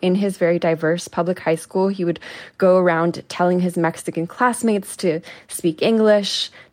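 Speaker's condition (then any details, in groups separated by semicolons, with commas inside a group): No condition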